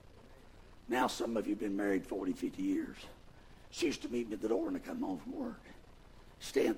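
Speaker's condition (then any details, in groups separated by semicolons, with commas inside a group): Vocal fold paralysis, bilateral; speaks with false vocal folds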